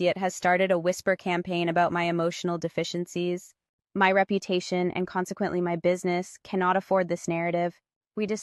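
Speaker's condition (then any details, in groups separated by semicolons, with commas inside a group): No condition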